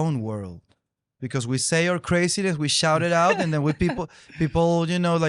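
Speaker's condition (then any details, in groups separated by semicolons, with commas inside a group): No condition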